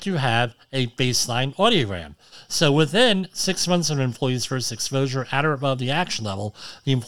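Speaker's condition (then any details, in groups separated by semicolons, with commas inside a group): Cleft lip and palate; formerly unintelligible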